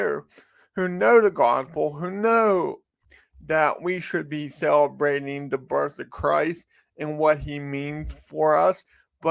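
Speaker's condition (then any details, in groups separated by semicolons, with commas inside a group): Cerebral palsy; from birth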